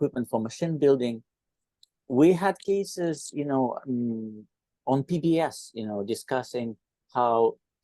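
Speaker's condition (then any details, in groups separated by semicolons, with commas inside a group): No condition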